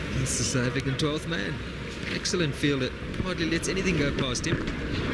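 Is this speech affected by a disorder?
No.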